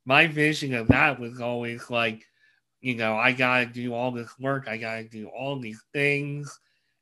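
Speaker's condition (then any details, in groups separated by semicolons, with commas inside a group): Cleft lip and palate; many obstacles in life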